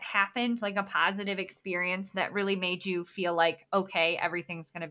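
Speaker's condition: Bilateral cleft lip and palate; congenital

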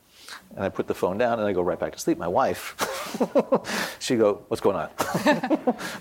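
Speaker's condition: No condition

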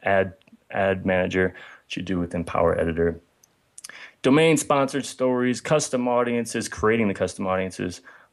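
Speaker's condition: No condition

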